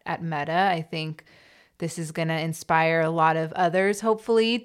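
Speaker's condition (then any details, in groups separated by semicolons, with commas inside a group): No condition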